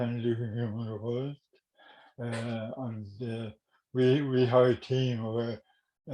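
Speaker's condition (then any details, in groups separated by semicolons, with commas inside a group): Cerebral palsy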